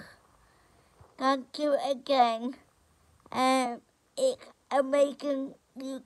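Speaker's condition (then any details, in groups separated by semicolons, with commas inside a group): Cerebral palsy; cerebral palsy, all four limbs, cannot walk, wheelchair; full-time wheelchair use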